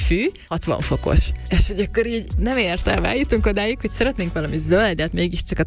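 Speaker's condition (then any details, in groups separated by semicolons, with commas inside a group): No condition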